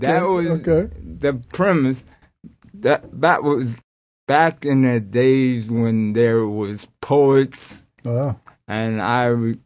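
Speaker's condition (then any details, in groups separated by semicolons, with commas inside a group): Aphasia after strokes; aphasia caused by multiple strokes; attended speech services, singing suggested by doctor as therapy, aphasia persists but singing helps coping; stuttering after strokes, had to repeat everything, impediment not heard when singing, less noticeable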